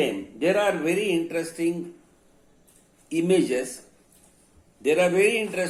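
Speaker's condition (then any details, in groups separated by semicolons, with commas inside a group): No condition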